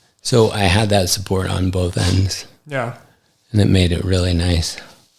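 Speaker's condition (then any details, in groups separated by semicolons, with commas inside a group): ALS; affects hand function; recently diagnosed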